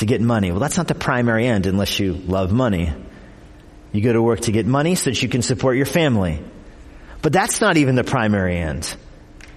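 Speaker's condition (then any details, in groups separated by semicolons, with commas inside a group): No condition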